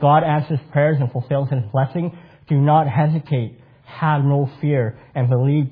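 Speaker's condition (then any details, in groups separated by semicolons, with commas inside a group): Cleft palate; congenital cleft palate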